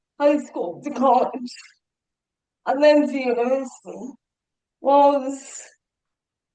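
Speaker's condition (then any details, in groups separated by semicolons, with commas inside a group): Cerebral palsy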